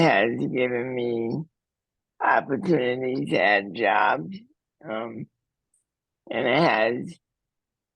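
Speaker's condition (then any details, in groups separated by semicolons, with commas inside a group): Cerebral palsy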